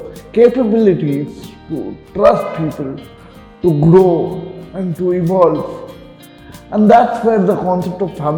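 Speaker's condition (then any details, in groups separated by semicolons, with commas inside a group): Cerebral palsy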